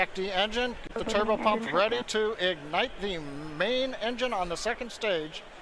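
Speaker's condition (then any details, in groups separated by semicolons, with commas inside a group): No condition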